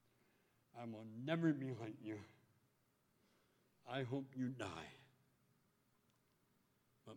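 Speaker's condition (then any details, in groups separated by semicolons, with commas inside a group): Speech impediment; mirror under lips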